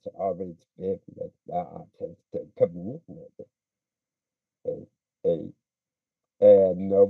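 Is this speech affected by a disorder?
Yes: speech impediment; pretty good speaker when comfortable.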